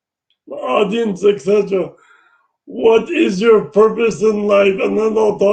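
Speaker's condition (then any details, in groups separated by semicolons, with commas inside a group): Brain injury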